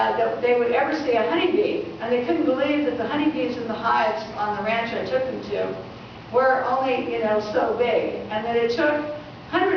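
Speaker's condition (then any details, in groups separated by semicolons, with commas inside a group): No condition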